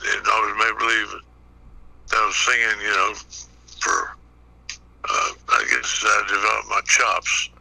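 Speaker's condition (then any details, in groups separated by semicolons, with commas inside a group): Parkinson's; brain surgery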